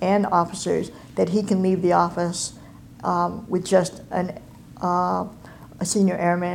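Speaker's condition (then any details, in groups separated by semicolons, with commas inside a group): Cleft palate and cleft lip; congenital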